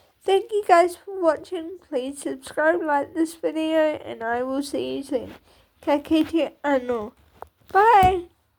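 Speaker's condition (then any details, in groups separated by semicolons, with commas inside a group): Cerebral palsy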